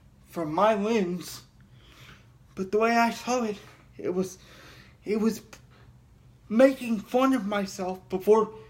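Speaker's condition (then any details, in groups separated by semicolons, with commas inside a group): Cerebral palsy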